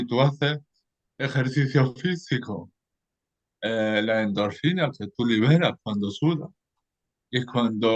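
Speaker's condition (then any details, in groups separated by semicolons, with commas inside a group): Cerebral palsy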